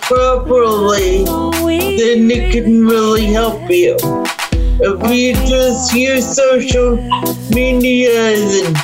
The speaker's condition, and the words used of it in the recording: Cerebral palsy. Muscle fibers in most of the muscles, but not overpowering, so she can still speak.